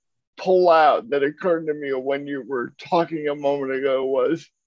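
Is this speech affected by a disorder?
Yes: cerebral palsy; uses a wheelchair.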